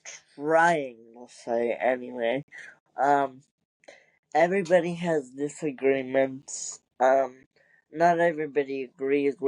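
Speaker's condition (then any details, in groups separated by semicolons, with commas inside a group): Cerebral palsy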